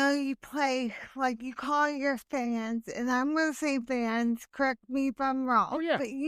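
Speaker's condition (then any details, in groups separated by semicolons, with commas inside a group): Right hemiplegia cerebral palsy; very mild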